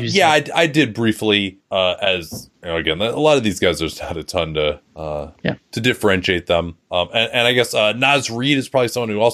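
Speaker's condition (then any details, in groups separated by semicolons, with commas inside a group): No condition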